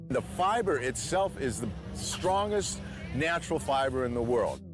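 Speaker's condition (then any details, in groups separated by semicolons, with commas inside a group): No condition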